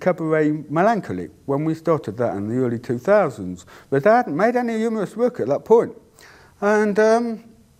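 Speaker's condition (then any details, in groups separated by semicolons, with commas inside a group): Deafness; cannot hear own voice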